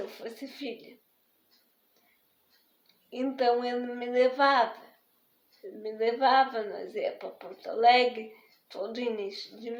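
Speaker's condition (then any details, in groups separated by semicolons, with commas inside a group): Spastic diplegic cerebral palsy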